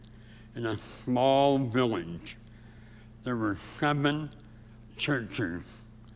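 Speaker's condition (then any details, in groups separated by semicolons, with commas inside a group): Severe speech impediment; about age 84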